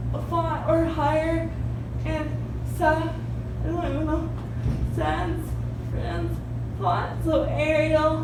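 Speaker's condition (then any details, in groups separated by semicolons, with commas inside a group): Cerebral palsy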